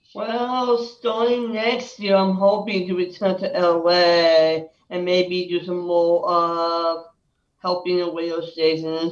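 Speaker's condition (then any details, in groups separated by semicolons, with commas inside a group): Down syndrome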